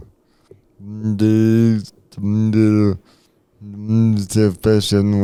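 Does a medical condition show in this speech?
Yes: cerebral palsy.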